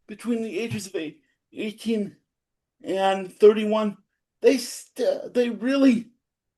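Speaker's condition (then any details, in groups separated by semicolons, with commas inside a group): Cerebral palsy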